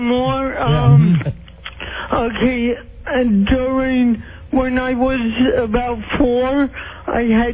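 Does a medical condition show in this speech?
Yes: cerebral palsy; distinctive impaired speech on phone call, voice matches caller's stage act; speech impediment noted by audience member, voice sounds typical of cerebral palsy to hosts.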